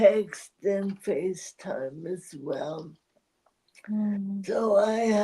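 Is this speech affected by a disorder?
Yes: ALS; two neck discs replaced; voice strains with talking, needs voice rest.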